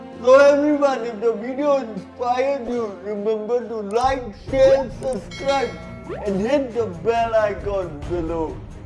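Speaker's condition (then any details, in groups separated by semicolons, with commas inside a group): Cerebral palsy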